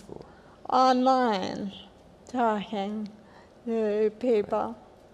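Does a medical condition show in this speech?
Yes: hereditary spastic paraplegia; motor neuron disease variant.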